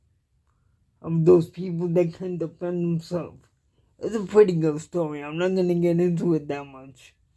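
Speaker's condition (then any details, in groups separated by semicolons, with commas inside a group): Cerebral palsy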